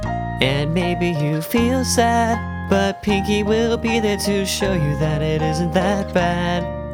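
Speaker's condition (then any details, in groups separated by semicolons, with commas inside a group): No condition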